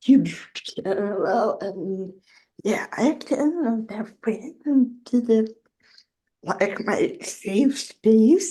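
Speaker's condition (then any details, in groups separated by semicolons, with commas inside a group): Generalized dystonia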